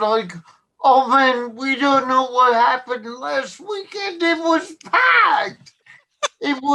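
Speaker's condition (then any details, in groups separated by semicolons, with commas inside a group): Cerebral palsy; since birth, born not breathing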